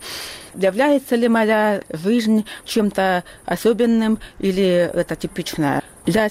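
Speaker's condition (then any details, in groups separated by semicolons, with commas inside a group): Hearing loss; onset age 3, medical error, missed appendicitis, over 47 years since onset, Atikon hearing aids since childhood; speech preserved thanks to hearing aids, worsened, accented, still speaks, learned lip-reading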